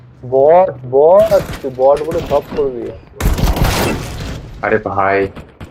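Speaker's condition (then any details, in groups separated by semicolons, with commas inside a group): No condition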